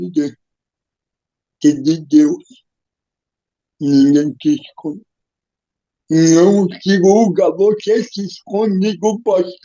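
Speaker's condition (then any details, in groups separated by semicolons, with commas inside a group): Cerebral palsy; physical disability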